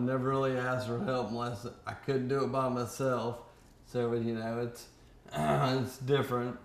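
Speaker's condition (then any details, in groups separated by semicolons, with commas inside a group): ALS; ALS, upper and lower motor neuron, leg spasticity, arm weakness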